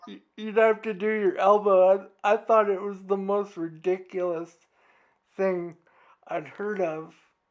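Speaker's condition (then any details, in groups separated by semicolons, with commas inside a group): Cerebral palsy; from birth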